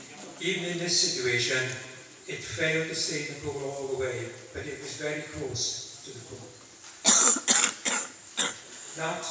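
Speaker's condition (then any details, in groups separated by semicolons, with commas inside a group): No condition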